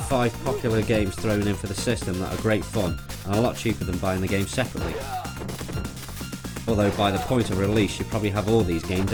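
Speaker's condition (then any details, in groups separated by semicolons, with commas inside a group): No condition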